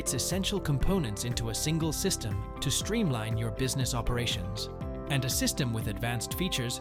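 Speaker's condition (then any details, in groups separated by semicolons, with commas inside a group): No condition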